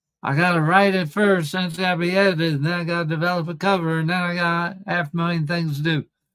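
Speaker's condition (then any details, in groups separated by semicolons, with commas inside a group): ALS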